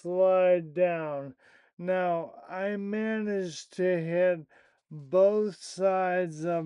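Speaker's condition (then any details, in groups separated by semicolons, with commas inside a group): Primary lateral sclerosis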